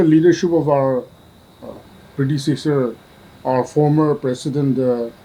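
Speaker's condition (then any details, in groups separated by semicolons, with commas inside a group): No condition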